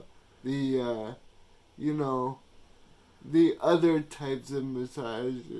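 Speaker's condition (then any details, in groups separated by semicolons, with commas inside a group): Cerebral palsy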